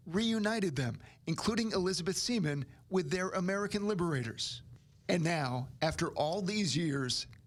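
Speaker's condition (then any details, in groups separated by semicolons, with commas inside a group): No condition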